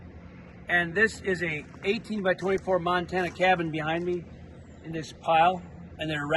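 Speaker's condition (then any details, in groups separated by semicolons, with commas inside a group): No condition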